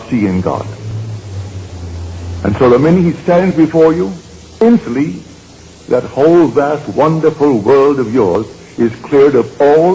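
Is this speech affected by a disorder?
No.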